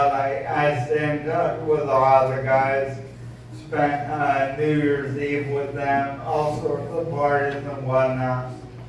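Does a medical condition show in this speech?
Yes: ALS; voice sounds impaired.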